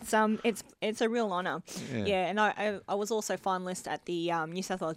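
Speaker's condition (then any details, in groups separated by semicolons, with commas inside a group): Bilateral cleft lip and palate; congenital bilateral, lip and palate did not fuse before birth, multiple hospital operations before school age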